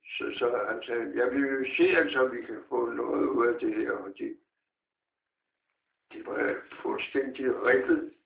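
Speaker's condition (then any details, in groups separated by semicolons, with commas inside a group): Parkinson's disease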